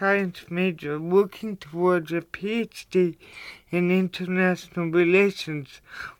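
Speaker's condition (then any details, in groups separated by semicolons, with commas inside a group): Cerebral palsy; cerebral palsy since childhood, visible, impaired coordination, did not operate heavy farm machinery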